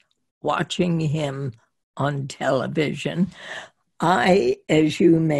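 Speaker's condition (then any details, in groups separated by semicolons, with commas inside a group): Spasmodic dysphonia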